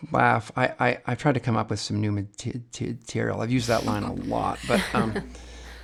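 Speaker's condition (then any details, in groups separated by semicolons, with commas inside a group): Stuttering; speech therapy approach of advertising stuttering openly; stutters noticeably when co-presenting with wife Talia on stage, stutters deliberately as a joke; repeated sounds, repeated words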